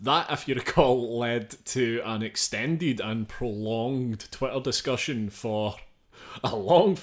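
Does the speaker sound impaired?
No.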